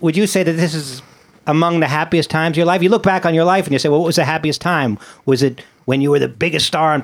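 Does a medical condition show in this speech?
No.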